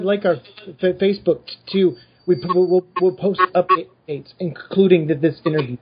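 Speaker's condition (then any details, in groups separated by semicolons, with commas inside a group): Stutter; noticeable enough that listeners might mistake it for audio problems; repeated sounds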